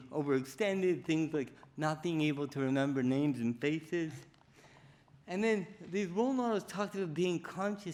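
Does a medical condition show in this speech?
Yes: cerebral palsy.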